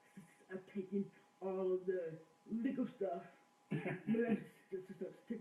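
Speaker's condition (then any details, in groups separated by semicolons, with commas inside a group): Cerebral palsy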